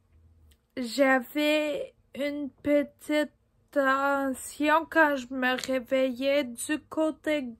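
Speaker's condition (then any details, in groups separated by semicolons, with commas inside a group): Ataxia; degenerative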